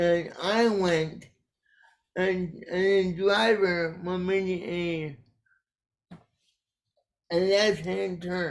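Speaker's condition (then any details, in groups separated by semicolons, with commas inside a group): Cerebral palsy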